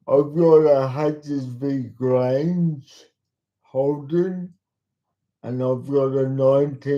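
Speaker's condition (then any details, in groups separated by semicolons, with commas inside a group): Cerebral palsy; talks slowly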